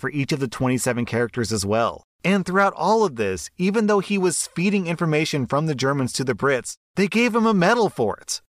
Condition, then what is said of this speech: No condition.